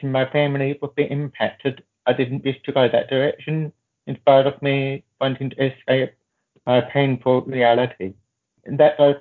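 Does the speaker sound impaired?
Yes: deafness, born deaf, profound hearing loss; congenital deafness, moderate hearing loss at birth, profound from age 3.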